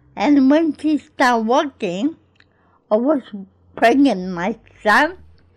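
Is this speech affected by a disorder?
Yes: cerebral palsy; cerebral palsy from childhood, born in Greece, cannot move without some support; had speech problems in childhood, began talking after attending Gruella school.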